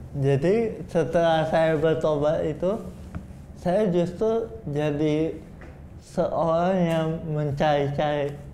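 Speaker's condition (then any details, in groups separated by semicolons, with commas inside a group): Cerebral palsy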